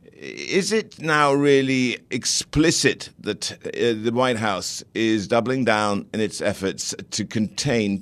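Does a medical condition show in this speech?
No.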